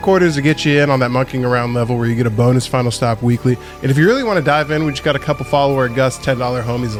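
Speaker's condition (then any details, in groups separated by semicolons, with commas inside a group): No condition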